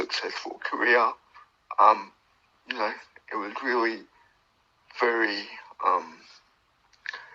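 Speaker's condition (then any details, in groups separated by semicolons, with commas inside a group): Cerebral palsy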